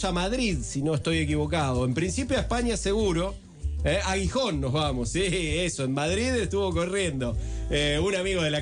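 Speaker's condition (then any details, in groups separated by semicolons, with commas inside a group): No condition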